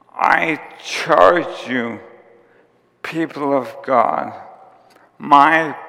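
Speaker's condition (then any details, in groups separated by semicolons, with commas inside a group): ALS; symptoms began about four years before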